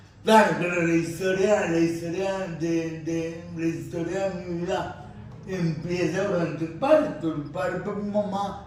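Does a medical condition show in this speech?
Yes: cerebral palsy; difficulty speaking.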